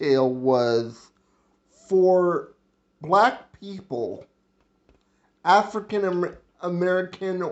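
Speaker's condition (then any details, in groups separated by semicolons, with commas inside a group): Cerebral palsy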